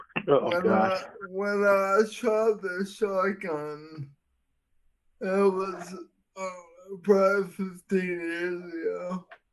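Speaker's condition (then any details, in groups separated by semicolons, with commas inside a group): Friedreich's ataxia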